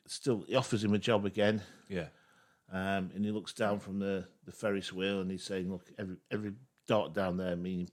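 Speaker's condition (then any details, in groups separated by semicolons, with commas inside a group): No condition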